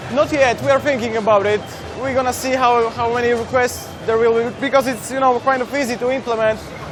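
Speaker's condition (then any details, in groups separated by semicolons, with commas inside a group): No condition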